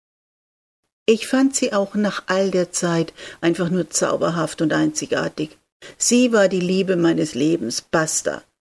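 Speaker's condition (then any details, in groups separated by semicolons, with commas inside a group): No condition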